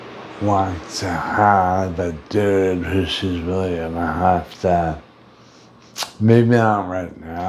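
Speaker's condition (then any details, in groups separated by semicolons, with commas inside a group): Brain injury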